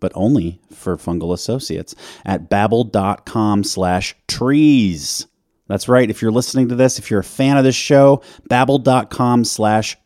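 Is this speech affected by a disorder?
No.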